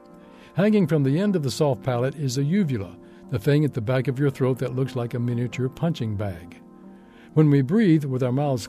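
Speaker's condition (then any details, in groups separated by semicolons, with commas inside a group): No condition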